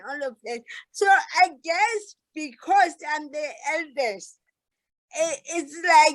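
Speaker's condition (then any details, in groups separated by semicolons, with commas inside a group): Cerebral palsy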